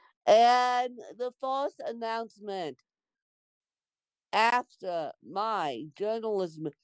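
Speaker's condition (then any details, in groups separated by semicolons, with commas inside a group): Cerebral palsy, mixed, moderate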